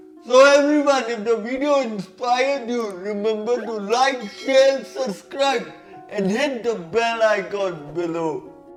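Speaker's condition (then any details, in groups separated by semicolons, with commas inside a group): Cerebral palsy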